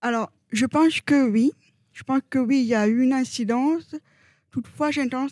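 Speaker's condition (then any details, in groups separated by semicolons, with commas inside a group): Profound congenital deafness, profound, from birth; hearing aids give only small help, oral speech since early childhood; sign language as complement for 7 years, relies on lip reading, hearing dog for 3 years; speech heard by others as foreign accent, difficulty with foreign languages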